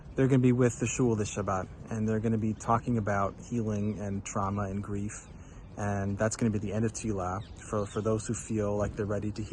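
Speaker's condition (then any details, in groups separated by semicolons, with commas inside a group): No condition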